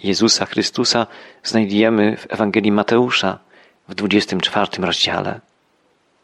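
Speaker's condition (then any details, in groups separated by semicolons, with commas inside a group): No condition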